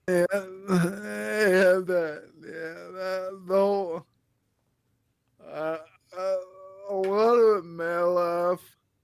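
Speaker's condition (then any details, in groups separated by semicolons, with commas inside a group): Friedreich's ataxia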